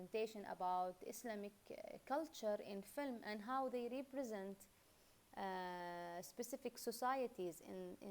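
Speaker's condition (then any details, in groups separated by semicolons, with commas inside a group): No condition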